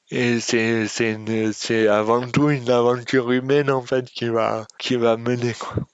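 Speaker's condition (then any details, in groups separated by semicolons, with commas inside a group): Dystonia; speech disorder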